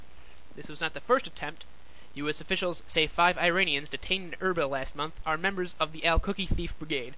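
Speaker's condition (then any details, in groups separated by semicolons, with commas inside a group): No condition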